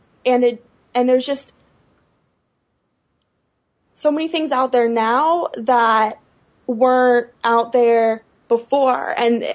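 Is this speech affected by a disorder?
Yes: stuttering; stuttering whole life, long hidden by avoiding talking, expected at 13 it would go away; stutters openly, no longer hides stuttering; stuttered speech, formerly avoided talking and seemed shy; here blocks.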